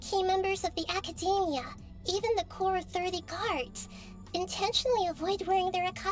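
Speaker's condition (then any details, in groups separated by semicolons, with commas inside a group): No condition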